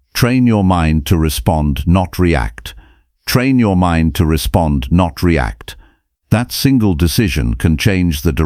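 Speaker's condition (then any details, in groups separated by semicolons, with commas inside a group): No condition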